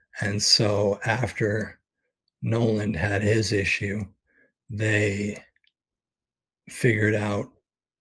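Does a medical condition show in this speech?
Yes: ALS; expects to lose voice very soon.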